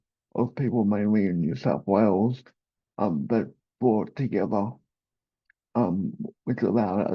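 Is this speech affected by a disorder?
Yes: cerebral palsy.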